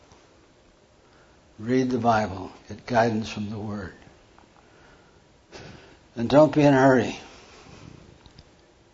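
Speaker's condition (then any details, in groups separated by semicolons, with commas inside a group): Parkinson's; diagnosed 14 years ago by neurologist in Lincoln, Nebraska, tremor; hand tremor during talk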